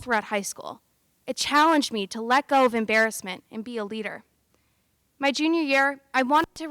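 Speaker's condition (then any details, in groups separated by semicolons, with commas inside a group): No condition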